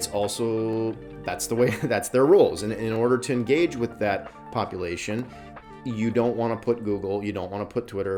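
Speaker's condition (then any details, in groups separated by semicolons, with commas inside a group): No condition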